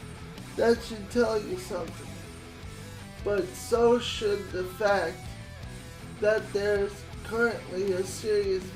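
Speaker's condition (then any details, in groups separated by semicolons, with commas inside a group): Cerebral palsy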